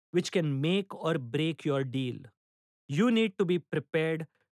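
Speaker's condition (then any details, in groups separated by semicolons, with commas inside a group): No condition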